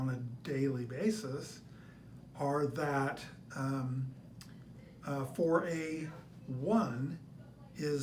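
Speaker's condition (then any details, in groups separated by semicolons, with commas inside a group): No condition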